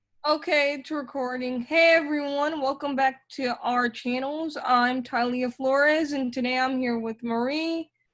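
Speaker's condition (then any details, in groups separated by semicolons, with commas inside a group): No condition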